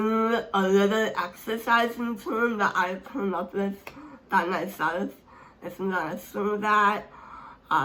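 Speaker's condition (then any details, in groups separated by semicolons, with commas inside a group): Speech impairment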